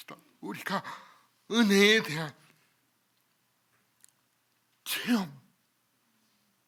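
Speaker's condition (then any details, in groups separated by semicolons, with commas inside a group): Cerebral palsy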